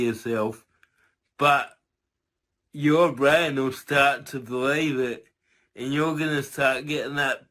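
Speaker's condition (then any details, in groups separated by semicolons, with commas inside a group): Cerebral palsy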